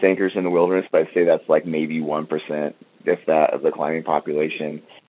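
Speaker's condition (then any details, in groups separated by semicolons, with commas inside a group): No condition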